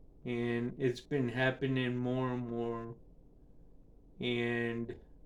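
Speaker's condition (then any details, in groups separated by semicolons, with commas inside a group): Cerebral palsy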